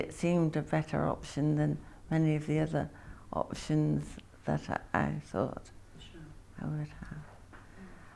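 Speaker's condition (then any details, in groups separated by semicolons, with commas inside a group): Parkinson's disease; young onset, left-side tremor, stereotactic lesion surgery; about 20 years symptoms, left tremor resolved, motor fluctuations; blank facial expression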